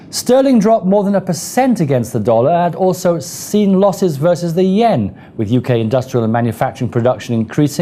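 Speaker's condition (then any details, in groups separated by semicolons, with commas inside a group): No condition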